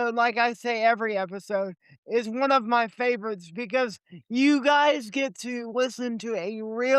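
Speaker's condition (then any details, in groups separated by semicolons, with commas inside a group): Cerebral palsy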